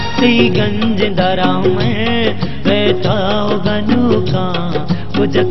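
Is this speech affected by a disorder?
No.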